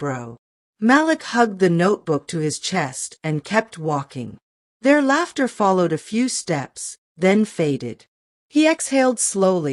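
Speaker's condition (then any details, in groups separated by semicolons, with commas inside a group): No condition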